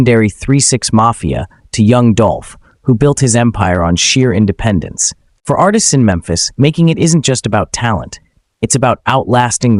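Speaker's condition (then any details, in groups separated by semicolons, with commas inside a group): No condition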